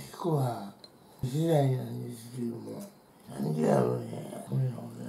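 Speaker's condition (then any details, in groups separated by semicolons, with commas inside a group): Tongue cancer, partial glossectomy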